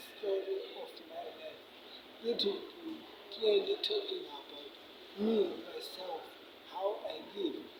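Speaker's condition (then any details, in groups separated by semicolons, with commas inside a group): Cerebral palsy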